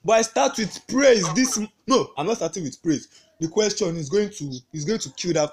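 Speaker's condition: No condition

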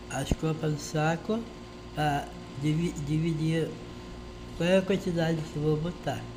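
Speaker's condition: Down syndrome; student in APAE Belém ageing programme; short replies, interviewer repeats words back to confirm

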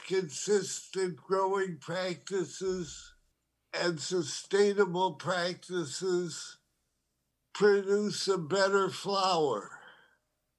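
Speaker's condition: Parkinson's disease; tremor

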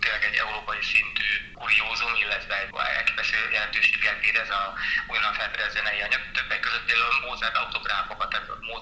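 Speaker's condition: No condition

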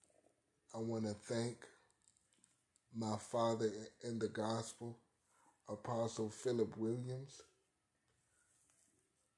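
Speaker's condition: Cerebral palsy; arthritis

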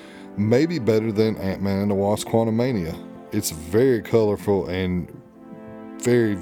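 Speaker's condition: No condition

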